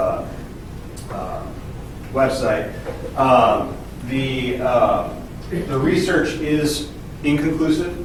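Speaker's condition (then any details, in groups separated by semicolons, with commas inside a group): No condition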